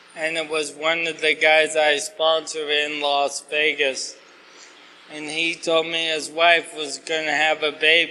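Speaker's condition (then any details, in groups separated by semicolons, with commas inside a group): ALS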